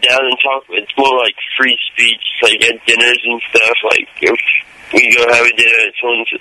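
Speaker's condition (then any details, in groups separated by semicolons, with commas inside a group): Cerebral palsy; symptoms much milder than the character's, no crutches in real life; less stutter than the character portrayed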